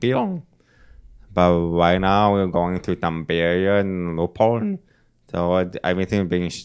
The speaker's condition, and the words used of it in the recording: Deafness. So she still can talk and speak, but not as well as I do.